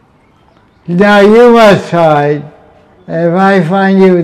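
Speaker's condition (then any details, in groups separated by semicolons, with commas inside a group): Deafness; unsure of microphone volume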